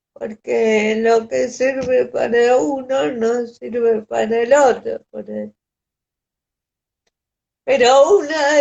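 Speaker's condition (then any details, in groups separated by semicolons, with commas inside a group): Cerebral palsy; respiratory arrest at birth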